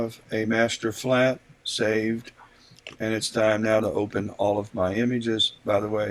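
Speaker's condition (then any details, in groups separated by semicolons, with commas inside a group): No condition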